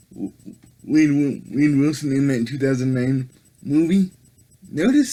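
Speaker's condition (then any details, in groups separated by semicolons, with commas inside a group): Cerebral palsy; able to speak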